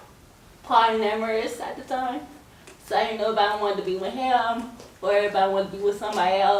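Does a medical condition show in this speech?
Yes: cerebral palsy.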